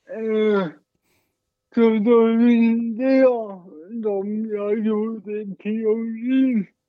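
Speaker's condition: Cerebral palsy; present from birth, brain oxygen deprivation, heart not beating at delivery, mild; difficulty with fine motor movements like zippers, shoelaces, buttons, uses adapted rifle

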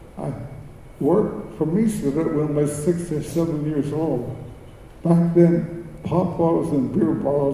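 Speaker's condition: Cerebral palsy; speech

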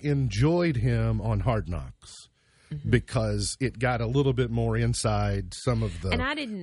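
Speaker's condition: No condition

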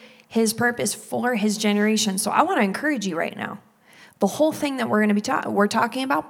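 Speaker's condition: No condition

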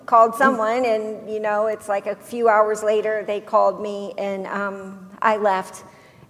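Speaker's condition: No condition

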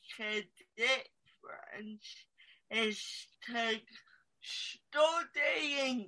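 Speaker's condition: Cerebral palsy; since childhood

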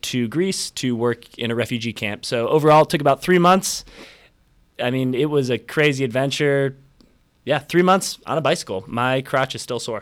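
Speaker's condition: No condition

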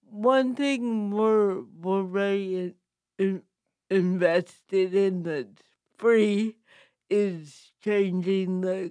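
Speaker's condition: Cerebral palsy with speech impediment

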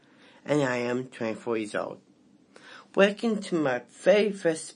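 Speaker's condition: Down syndrome; intellectual disability

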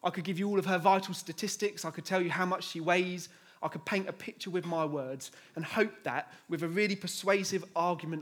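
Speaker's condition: No condition

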